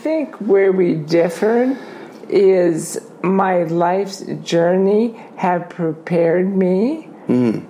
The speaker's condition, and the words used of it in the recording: ALS (motor neuron disease). And so the muscles in my tongue are atrophying.